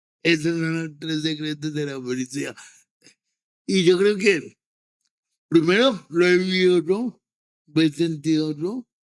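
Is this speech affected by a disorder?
Yes: cerebral palsy.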